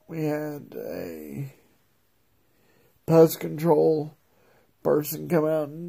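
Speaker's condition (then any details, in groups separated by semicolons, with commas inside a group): Multiple sclerosis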